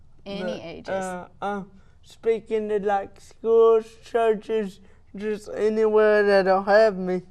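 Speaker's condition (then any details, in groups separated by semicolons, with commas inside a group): Cerebral palsy; caused by accident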